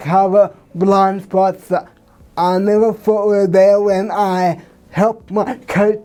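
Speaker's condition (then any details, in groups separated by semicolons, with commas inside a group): Cerebral palsy; from birth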